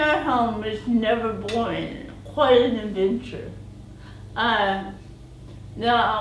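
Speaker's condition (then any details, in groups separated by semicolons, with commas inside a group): Cerebral palsy; present from birth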